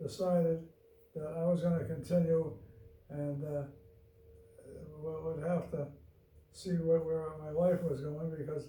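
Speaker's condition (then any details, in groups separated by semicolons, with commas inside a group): Parkinson's disease; loses track of thoughts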